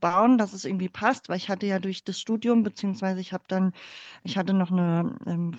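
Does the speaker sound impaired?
Yes: cleft palate; congenital, born in former GDR.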